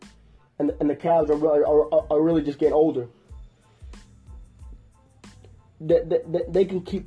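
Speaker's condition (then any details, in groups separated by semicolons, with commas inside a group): Stuttering; may stutter during podcast; repeated sounds, blocks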